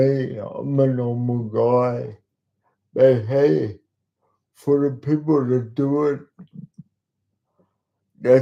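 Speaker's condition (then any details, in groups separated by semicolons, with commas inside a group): Cerebral palsy; talks slowly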